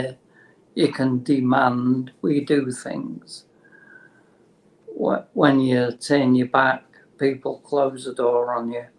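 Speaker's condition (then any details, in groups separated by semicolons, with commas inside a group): Motor neurone disease; terminal, no cure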